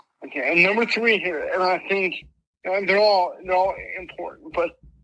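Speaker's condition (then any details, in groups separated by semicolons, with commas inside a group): Mild cerebral palsy; speech impediment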